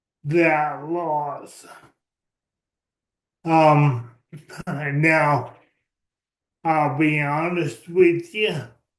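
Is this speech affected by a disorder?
Yes: ALS.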